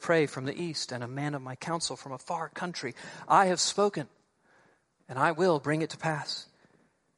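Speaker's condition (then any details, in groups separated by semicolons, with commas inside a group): No condition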